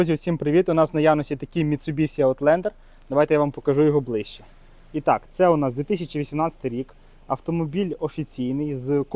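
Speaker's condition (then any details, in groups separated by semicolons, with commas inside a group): No condition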